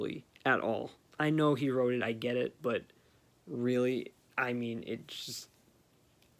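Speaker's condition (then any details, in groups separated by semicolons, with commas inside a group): No condition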